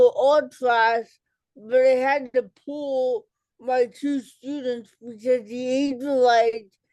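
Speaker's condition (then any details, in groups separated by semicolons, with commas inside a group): Cerebral palsy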